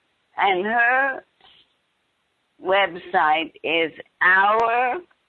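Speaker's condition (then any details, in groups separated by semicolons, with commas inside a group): ALS, bulbar palsy; bulbar onset, throat, tongue, cheeks, then upper arms, diagnosed after 18 months, Deanna protocol slowing progression; faltering voice as first symptom, throat problems first treated as H. Pylori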